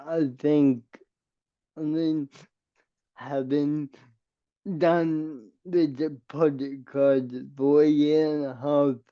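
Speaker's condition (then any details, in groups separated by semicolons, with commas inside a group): Cerebral palsy; permanent wheelchair user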